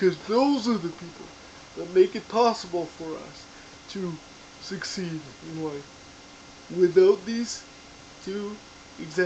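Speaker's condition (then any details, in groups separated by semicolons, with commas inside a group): Cerebral palsy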